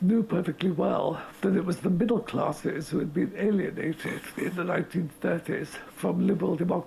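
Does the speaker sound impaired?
Yes: motor neurone disease; terminal, progressive motor neurone disease, body capacities steadily shrinking; speaking through air contraption enabling breathing, still able to talk, interviewed down the line.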